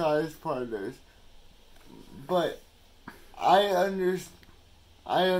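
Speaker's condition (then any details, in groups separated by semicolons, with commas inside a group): Cerebral palsy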